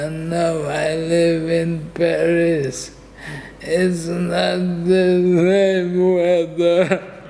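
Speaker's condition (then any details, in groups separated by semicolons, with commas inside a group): Dystonia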